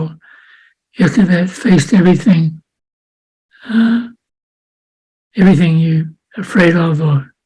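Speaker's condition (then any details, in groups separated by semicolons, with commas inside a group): Parkinson's disease; unsteady walking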